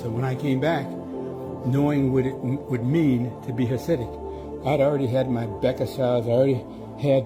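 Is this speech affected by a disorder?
No.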